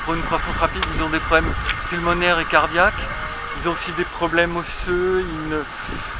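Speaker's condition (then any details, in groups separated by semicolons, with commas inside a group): No condition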